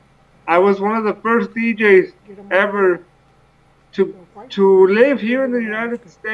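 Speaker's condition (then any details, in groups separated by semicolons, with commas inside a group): Cerebral palsy; from birth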